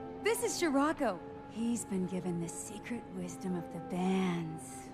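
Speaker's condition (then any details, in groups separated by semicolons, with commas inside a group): No condition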